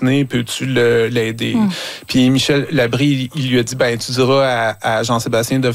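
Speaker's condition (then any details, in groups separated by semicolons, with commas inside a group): Stuttering; neurodevelopmental, genetic and hereditary, interrupted speech neural connections, lifelong, joined Association Bégaiement Communication (ABC) at 42; age 47, still stutters, greatly reduced since age 15, tried many methods; much less than at 15, speaking can be a struggle; prolonged sounds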